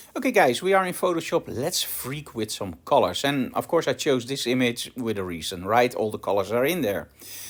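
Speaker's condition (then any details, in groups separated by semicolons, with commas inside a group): No condition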